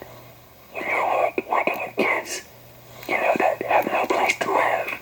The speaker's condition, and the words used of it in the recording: Parkinson's disease. So if I didn't have the amplifier on, you wouldn't be able to hear me at all.